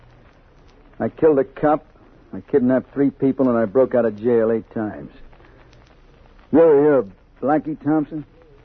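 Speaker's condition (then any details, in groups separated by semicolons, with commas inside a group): No condition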